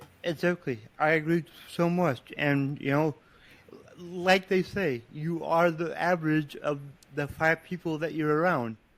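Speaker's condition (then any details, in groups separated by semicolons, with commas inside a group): Cerebral palsy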